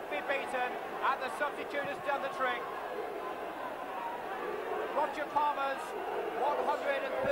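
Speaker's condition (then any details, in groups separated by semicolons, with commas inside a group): No condition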